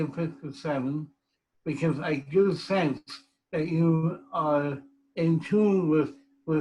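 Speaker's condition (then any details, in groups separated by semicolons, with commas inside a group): Cerebral palsy; from birth; speech impediment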